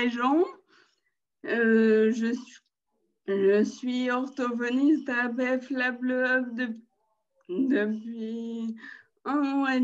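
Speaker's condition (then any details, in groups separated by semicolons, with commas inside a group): Friedreich's ataxia; diagnosed age 14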